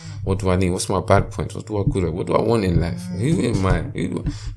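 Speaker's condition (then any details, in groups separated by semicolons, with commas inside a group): No condition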